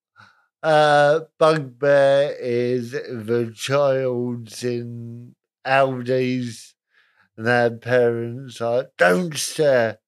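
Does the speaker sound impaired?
Yes: cerebral palsy, moderate; spastic.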